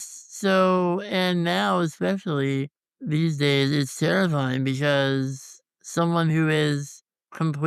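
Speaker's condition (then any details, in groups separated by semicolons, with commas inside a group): Congenital muscular dystrophy; tracheostomy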